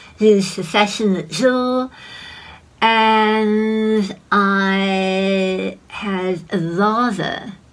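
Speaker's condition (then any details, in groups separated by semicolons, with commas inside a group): Head and neck cancer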